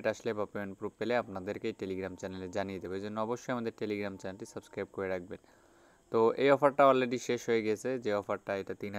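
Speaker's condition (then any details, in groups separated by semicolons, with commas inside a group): No condition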